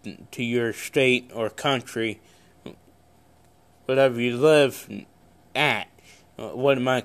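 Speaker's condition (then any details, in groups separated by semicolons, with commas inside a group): Cerebral palsy; congenital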